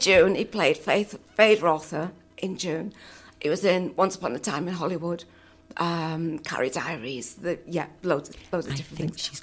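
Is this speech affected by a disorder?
Yes: dysphonia; muscle tension dysphonia with some tremor, progressive, thyroid partly removed 1992, suspected but unconfirmed cause; still worsening, specialist speech therapists at Withenshaw Hospital, botox injections worked only for a limited time; voice unreliable, gives out mid-conversation, pauses for breath, pushes on throat, slight tremor, hard to follow by phone.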